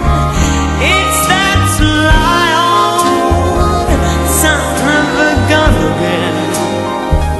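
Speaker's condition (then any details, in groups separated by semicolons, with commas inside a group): No condition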